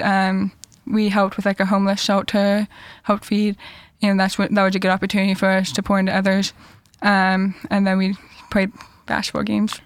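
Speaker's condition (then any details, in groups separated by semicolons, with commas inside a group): Deafness; cochlear implants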